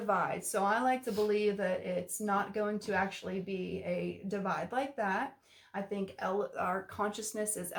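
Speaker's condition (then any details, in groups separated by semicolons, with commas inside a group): No condition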